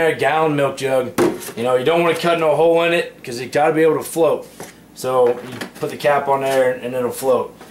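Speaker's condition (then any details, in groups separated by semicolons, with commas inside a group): No condition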